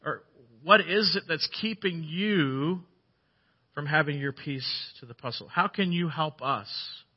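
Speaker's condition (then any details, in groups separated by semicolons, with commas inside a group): No condition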